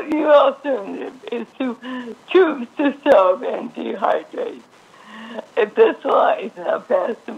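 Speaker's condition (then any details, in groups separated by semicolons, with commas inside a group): ALS; all limbs affected except left hand, declined tracheostomy; about 2.5 years since diagnosis, progressive; voice unrecognizably changed, visible speaking difficulty, expects respiratory failure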